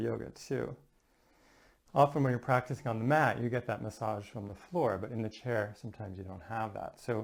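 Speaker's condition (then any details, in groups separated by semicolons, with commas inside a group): No condition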